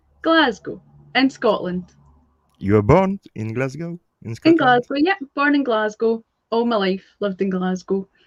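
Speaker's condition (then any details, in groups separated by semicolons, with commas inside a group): No condition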